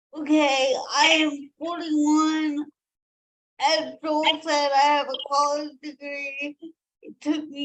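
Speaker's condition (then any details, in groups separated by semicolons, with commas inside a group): Cerebral palsy; from birth, 42 surgeries; needs caregiver assistance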